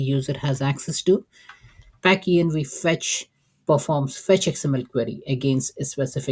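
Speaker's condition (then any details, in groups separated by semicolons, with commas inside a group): No condition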